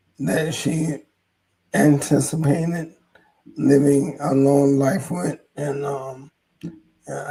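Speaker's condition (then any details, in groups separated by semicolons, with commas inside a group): ALS; hoarse voice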